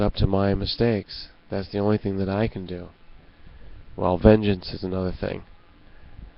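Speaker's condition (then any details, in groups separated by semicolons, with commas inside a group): No condition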